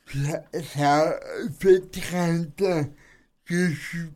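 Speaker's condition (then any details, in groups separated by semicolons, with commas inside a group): Cerebral palsy; host says speech not odd at all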